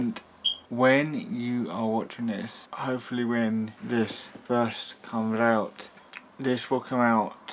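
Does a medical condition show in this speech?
Yes: cerebral palsy, mild.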